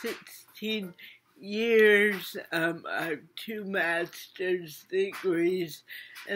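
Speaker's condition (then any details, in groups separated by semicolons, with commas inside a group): Mild cerebral palsy; speech impediment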